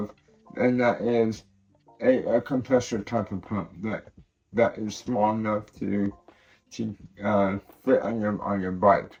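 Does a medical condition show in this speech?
Yes: cerebral palsy; tends to mess up words.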